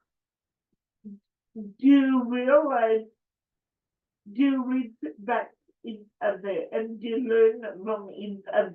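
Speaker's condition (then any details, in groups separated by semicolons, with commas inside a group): Cerebral palsy; affects speech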